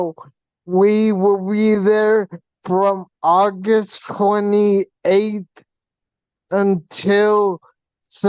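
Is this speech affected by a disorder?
Yes: facial paralysis from hydrocephalus.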